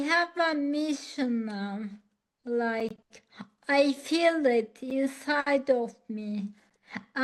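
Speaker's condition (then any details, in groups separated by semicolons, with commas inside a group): Acquired ataxia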